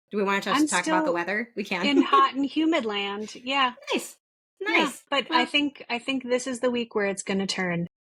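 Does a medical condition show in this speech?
No.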